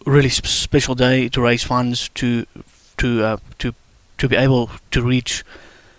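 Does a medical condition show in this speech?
Yes: stuttering; onset in childhood, persistent, not expected to go away, accepted around age 21-22; avoided speaking and phone calls while growing up, shy about way of speaking; here repeated words, prolonged sounds.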